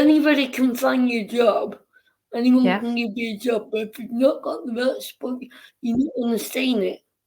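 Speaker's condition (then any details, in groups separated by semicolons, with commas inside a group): Cerebral palsy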